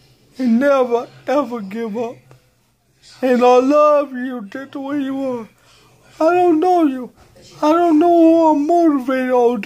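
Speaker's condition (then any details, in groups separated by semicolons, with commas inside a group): Cerebral palsy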